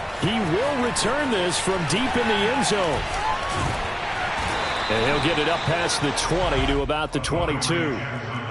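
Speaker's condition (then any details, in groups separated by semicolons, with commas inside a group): No condition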